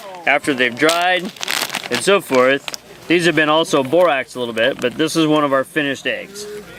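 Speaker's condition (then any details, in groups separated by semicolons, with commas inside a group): No condition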